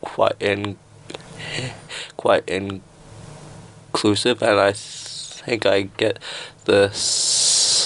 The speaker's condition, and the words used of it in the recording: Stuttering. Part of how I. that's part of how I stutter. I can't help it.